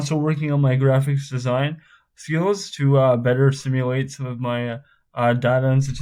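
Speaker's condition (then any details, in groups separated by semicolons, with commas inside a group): Spastic cerebral palsy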